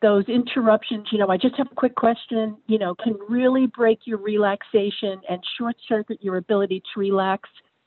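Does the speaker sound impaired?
No.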